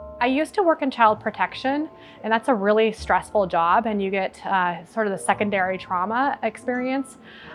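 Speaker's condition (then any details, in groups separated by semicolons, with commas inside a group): No condition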